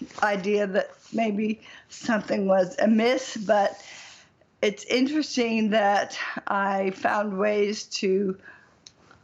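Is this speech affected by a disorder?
Yes: bulbar ALS; bulbar onset ALS, speech, swallow and breathing presentation, expected faster progression, voice expected to go sooner; recently diagnosed, choking first then speech changes, careful eating, breathing difficulty when choking, stamina can wane; lisp, difficulty with articulation, effortful tongue movement, not speaking clearly, ALS impact audible.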